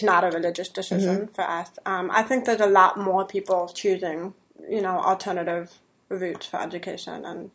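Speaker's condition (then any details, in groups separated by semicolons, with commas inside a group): Deafness; raised oral, 11 years of speech therapy, practiced mouth and tongue movement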